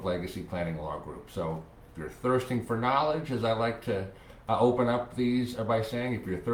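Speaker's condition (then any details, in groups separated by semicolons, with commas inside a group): No condition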